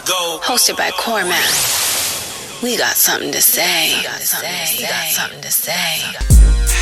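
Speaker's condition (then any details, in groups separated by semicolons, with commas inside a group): No condition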